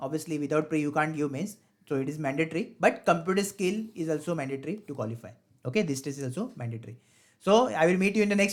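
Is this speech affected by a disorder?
No.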